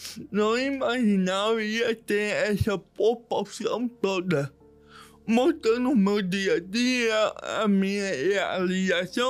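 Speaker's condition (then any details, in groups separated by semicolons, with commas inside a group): Cerebral palsy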